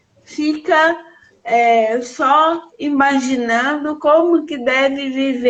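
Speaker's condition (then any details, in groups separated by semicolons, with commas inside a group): Cerebral palsy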